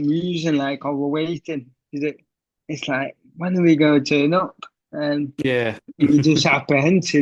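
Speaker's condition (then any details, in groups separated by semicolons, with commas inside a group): Cerebral palsy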